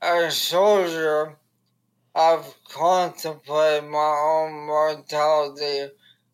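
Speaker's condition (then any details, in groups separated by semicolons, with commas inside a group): ALS; about two years since diagnosis, dependent on wife, bite-click mouse, foot-pedal right click, on-screen keyboard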